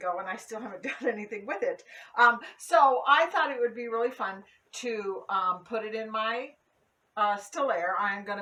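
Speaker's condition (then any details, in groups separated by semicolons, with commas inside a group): No condition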